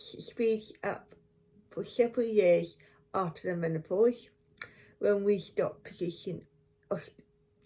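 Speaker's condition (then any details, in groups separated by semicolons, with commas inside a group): Cerebral palsy; affects one foot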